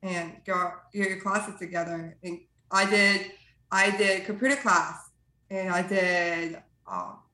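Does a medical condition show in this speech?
Yes: Down syndrome.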